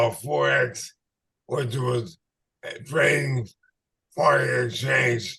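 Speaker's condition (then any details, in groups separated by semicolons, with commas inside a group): ALS/MND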